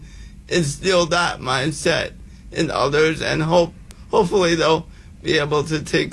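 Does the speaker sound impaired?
Yes: cerebral palsy; congenital, physical disability visible in hand, unable to play mainstream sports as child; advised by Pete to improve speaking for play-by-play, attended Toastmasters, hired speaking coach.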